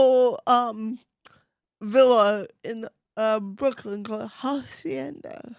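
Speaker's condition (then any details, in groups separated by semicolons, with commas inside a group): Cerebral palsy, mild; affects voice and one hand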